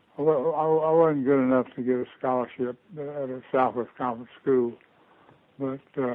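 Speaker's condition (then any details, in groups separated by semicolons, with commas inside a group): Parkinson's disease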